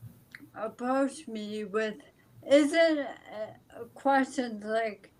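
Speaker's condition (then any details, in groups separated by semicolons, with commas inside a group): ALS; speech affected but still understandable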